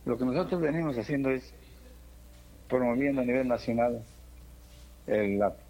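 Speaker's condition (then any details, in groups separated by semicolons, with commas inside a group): Parkinson's disease; 11 years since onset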